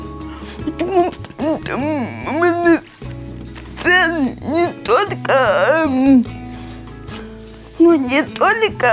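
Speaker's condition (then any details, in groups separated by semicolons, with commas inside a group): Cerebral palsy; childhood form, bedridden nine years in childhood; walks with difficulty, falls sometimes, massage and training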